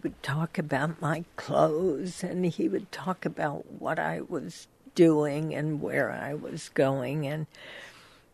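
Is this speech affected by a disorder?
Yes: spasmodic dysphonia; voice still altered, speaking physically difficult.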